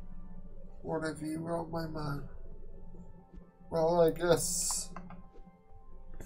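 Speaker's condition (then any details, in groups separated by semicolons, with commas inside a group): Quadriplegic cerebral palsy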